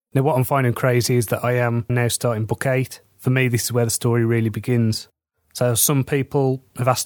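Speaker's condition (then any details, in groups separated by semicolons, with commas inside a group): No condition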